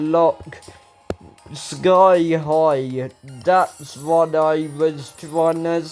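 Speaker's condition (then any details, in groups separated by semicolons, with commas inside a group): Ataxia; speech recently worse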